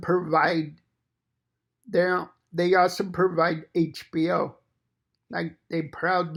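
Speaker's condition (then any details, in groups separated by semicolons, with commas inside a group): Cerebral palsy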